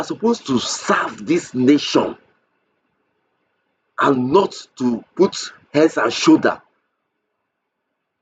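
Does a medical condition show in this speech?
No.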